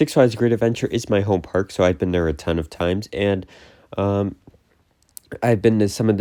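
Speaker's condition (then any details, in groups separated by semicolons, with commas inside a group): No condition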